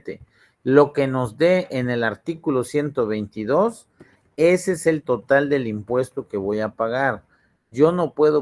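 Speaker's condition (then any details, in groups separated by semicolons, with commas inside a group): No condition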